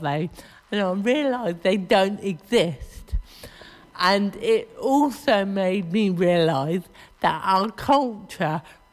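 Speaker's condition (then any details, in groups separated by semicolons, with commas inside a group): Cerebral palsy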